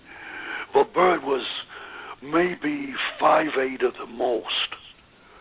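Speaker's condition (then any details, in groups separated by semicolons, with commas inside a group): Voice box damage after neck operation; voice affected, may be hard to understand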